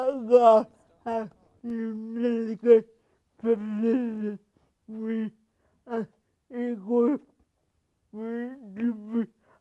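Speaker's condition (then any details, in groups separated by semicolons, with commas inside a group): Cerebral palsy; severe, cannot walk, feed or dress self; limited speech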